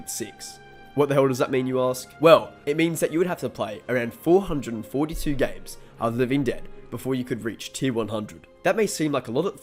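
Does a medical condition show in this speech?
No.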